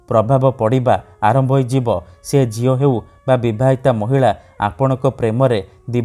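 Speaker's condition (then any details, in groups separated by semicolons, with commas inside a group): No condition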